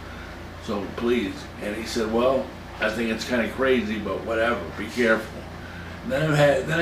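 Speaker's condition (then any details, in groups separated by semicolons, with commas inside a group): Cerebral palsy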